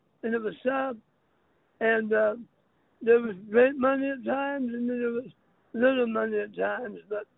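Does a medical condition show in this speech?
Yes: throat cancer; throat cancer survivor, voice box kept, no hole in throat, lasting impact on throat and speech; speech impediment, sounds like a very unique accent, may be hard to understand.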